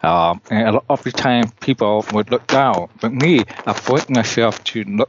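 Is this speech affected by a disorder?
Yes: deafness; compensates by focusing visually on surroundings.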